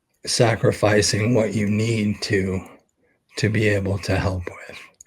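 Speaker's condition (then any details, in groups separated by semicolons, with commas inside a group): ALS; expects to lose voice very soon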